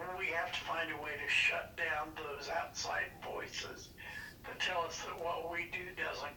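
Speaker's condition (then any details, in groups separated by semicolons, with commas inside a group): Parkinson's disease; hand tremors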